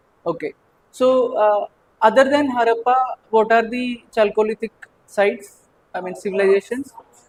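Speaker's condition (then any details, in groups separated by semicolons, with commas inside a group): No condition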